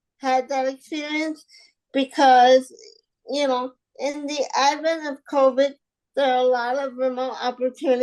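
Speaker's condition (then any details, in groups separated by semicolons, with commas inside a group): Spastic quadriplegic cerebral palsy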